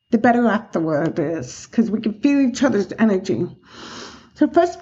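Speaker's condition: Profound deafness, acquired, profound

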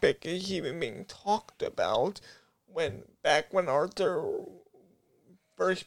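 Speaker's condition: Cerebral palsy; brain disorder

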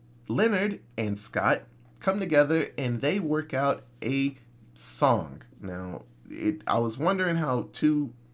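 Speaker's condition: No condition

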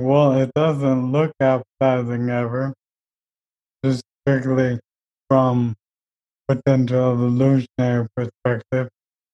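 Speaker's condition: ALS; affects walking

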